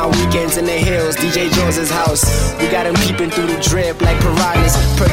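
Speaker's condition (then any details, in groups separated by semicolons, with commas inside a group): No condition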